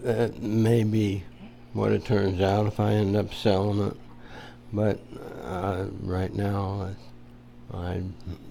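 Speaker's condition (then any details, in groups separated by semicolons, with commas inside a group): Parkinson's disease; managed, under control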